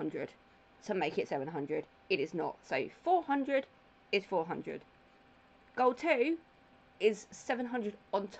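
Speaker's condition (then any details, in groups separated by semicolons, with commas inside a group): No condition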